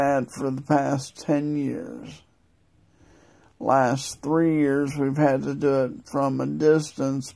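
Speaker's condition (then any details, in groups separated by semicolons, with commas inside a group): Multiple sclerosis; progressive form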